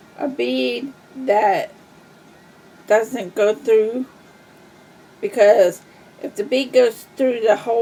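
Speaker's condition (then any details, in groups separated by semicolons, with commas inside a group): Cerebral palsy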